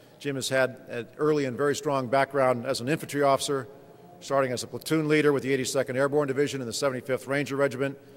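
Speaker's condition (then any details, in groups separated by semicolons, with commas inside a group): No condition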